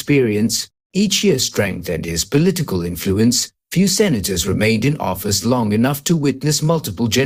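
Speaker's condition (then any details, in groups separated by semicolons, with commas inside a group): No condition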